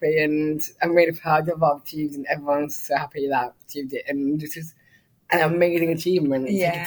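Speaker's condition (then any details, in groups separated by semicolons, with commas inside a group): Down syndrome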